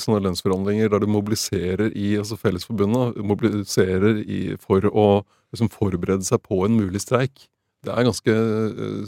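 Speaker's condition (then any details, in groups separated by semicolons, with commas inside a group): No condition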